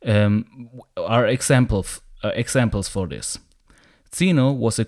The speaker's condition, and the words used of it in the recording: None; typical speech.